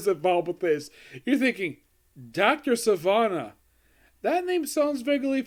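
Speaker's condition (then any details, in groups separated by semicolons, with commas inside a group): No condition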